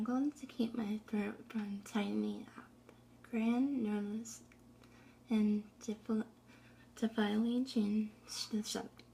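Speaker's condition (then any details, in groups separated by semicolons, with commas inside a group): Essential tremor; brain implant for tremor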